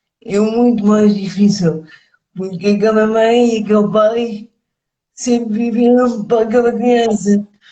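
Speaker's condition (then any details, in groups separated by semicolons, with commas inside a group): Cerebral palsy; speech affected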